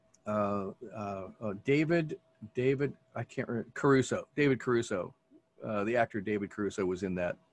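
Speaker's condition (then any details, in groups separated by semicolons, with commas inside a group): No condition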